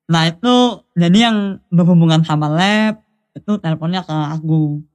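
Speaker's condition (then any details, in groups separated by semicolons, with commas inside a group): Cleft lip (sumbing); cleft lip (celah bibir) from birth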